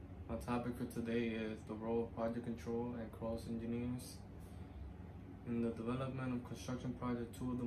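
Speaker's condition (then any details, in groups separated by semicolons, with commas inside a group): No condition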